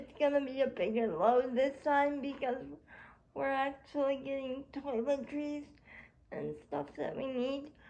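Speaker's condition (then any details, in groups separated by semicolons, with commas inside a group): Cerebral palsy; spastic quadriplegia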